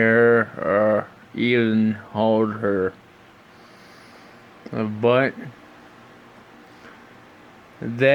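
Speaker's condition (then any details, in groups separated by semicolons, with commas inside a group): Brain injury (brain shearing); voice sounds poor, hard to sing or accentuate, weak throat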